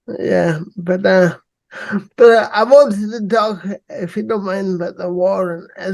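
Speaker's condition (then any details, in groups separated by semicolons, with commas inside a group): Cerebral palsy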